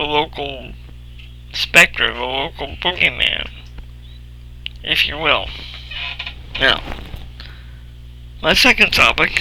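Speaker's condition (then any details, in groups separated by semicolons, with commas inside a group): Cerebral palsy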